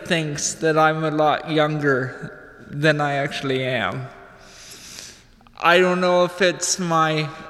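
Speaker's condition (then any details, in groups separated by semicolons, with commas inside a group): Cerebral palsy; cerebral palsy from lack of oxygen right before birth, physical effects only, slight limp, tight fingers, slow typing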